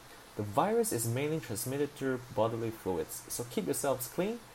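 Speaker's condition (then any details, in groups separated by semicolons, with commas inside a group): No condition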